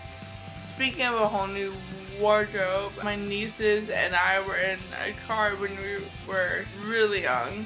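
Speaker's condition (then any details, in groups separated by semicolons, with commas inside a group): Cerebral palsy, mild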